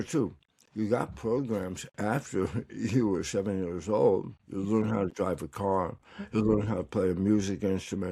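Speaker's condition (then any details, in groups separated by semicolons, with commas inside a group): Tongue cancer; recovering, tongue exercises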